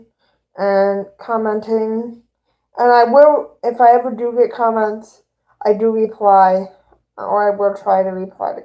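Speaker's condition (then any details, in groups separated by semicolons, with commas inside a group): Cerebral palsy; both hands affected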